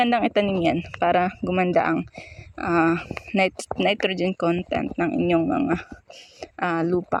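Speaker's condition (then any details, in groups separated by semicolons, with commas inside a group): No condition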